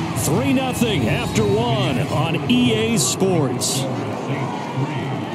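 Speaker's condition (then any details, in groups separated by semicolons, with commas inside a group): No condition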